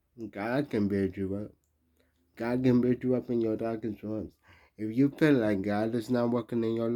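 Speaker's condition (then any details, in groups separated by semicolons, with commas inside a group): Traumatic brain injury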